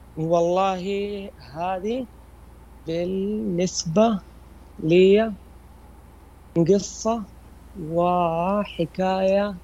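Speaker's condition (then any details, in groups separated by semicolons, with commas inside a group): Stuttering; milder than many others, therapy begun about two years ago, cognitive behavioral therapy, strategy training; repeated sounds, prolonged sounds, blocks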